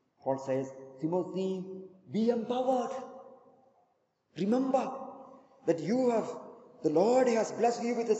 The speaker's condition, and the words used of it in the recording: No condition.